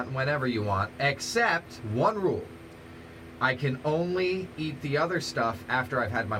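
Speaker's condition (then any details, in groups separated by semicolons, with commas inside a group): No condition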